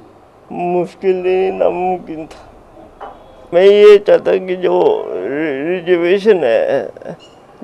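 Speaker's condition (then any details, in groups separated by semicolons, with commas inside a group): Cerebral palsy; fully physically disabled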